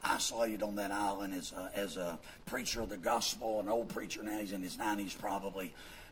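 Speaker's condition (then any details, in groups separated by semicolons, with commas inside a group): Vocal fold paralysis; Kermit-the-Frog-like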